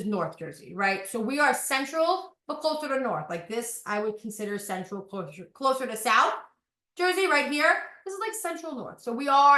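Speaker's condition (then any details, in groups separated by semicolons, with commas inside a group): No condition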